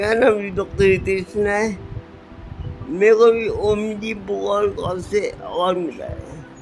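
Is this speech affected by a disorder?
Yes: cerebral palsy.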